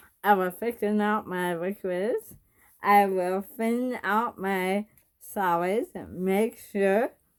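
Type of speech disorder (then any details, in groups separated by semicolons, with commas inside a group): Bulbar dysarthria; bulbar onset ALS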